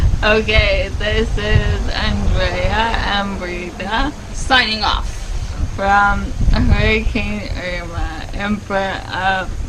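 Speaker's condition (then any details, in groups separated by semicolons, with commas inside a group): ALS; no ventilator needed yet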